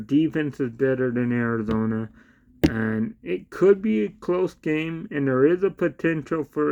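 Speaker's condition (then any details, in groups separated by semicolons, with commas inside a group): Cerebral palsy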